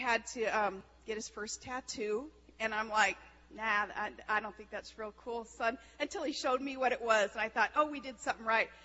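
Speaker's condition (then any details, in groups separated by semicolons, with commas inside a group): No condition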